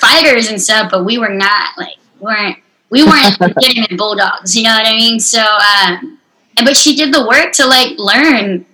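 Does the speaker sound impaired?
Yes: unilateral cleft lip and palate; severe, congenital.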